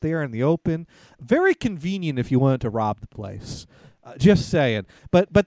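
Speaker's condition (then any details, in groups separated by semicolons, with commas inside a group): No condition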